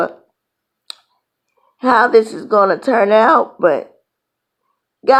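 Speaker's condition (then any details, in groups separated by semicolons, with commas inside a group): Cerebral palsy; born two months premature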